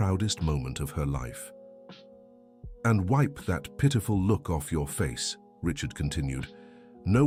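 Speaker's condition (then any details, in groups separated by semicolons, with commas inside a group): No condition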